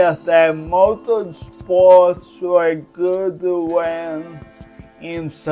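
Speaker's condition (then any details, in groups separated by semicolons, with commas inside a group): Cerebral palsy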